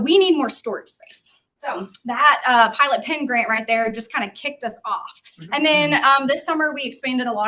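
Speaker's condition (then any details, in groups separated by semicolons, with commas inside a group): No condition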